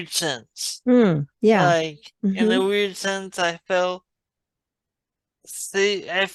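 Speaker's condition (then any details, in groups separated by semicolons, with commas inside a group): Traumatic brain injury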